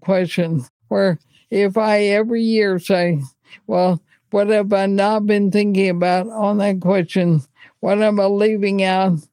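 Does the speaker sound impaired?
Yes: ALS; estimated little over a year to live.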